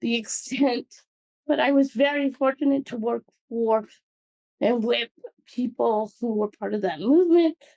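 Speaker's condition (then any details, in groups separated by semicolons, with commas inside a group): Cerebral palsy; mobility issues, typing very laborious; diagnosed at one year old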